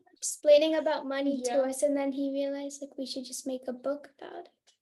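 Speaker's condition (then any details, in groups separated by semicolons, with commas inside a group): No condition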